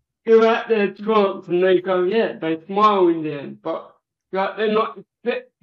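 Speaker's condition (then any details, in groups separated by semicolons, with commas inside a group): Cerebral palsy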